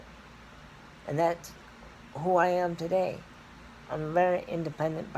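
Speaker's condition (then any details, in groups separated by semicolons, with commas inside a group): Cerebral palsy; scoliosis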